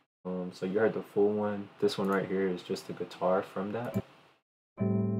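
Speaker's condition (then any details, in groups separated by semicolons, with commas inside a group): No condition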